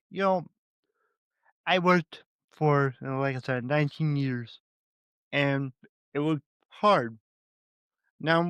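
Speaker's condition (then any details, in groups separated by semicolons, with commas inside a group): Cerebral palsy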